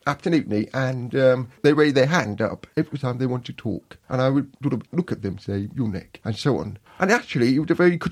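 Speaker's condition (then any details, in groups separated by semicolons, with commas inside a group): Profound deafness; born profoundly deaf, cochlear implant giving limited hearing, lip-reads, hearing parents; asks others to face him and talk one at a time; learnt to speak rather than sign as child, hard work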